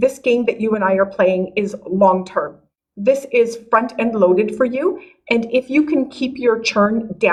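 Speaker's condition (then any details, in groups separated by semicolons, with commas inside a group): No condition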